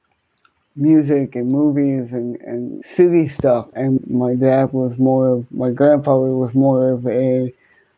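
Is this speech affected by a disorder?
Yes: cerebral palsy; congenital, left-sided hemiplegia, affects left side, speech and coordination, left hand most affected; speech impediment, had to step up speech.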